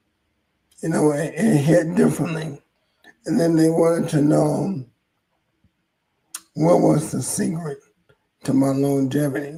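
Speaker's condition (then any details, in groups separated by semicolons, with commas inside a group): ALS; hoarse voice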